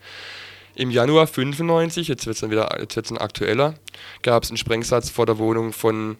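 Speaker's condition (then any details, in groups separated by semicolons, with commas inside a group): No condition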